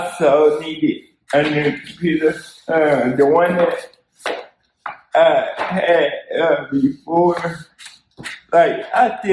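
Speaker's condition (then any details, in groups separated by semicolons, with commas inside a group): Cerebral palsy; spastic quadriplegic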